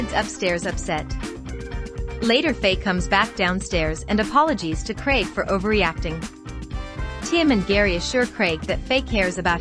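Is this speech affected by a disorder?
No.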